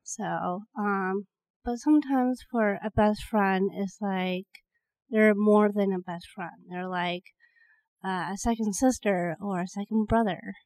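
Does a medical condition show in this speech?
Yes: Down syndrome; present since birth, known since infancy, also hard time breathing.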